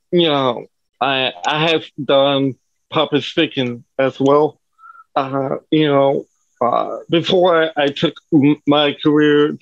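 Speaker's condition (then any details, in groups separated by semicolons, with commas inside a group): Cerebral palsy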